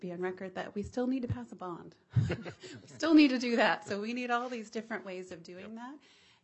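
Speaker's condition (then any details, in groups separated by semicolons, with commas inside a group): No condition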